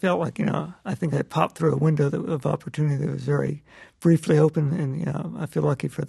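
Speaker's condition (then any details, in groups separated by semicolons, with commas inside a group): Parkinson's disease; loss of motor control, left arm pretty lousy, right hand largely spared, right-handed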